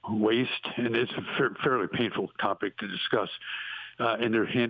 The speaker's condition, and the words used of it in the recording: No condition.